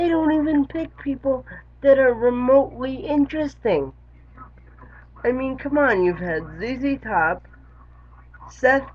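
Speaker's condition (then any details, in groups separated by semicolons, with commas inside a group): Cerebral palsy; lifelong, wheelchair user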